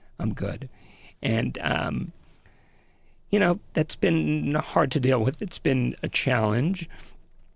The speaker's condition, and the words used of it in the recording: Spasmodic dysphonia. While it sounds like sometimes I might be about to take my last breath, that is not true.